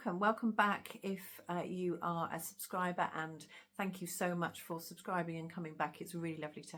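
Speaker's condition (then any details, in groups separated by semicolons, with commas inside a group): No condition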